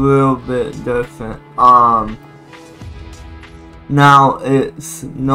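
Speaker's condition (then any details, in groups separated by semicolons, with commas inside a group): Cerebral palsy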